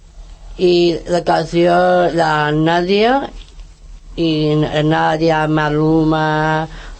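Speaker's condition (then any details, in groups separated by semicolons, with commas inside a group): Down syndrome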